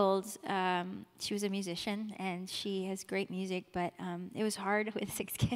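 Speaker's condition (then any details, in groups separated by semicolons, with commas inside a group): No condition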